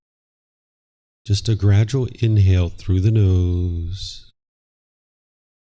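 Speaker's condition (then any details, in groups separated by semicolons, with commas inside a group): No condition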